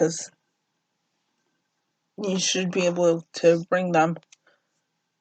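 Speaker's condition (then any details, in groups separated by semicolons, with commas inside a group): Cerebral palsy; uses a cane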